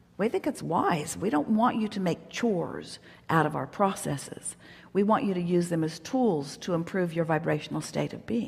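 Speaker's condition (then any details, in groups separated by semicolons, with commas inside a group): No condition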